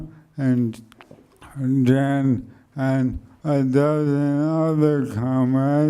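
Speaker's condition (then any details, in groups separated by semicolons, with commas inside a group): Motor neuron degeneration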